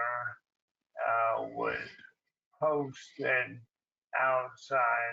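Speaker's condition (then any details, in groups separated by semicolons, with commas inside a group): ALS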